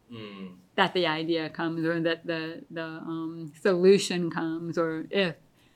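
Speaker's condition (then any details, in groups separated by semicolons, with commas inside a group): Deafness; pretty bad tinnitus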